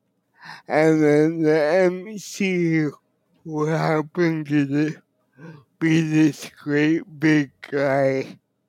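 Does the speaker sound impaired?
Yes: cerebral palsy; speech affected by cerebral palsy, others worried listeners would not understand.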